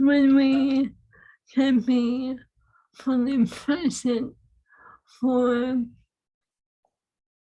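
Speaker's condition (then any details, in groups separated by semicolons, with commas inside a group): ALS; swallowing lost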